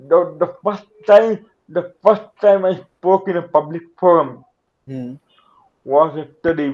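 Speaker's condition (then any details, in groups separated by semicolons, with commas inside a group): Cerebral palsy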